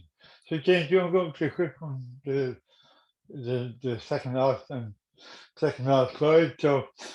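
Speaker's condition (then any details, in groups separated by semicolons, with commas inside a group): Cerebral palsy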